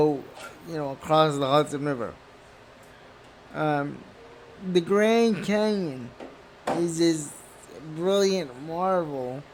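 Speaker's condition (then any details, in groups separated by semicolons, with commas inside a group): Cerebral palsy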